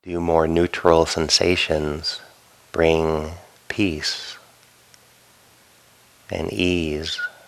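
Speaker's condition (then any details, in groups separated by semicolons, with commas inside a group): No condition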